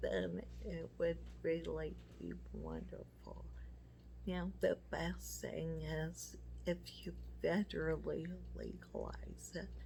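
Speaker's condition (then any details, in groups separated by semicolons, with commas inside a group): MS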